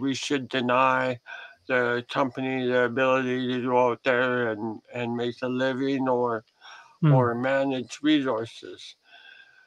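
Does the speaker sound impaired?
Yes: head and neck cancer surgery; ongoing throat challenges.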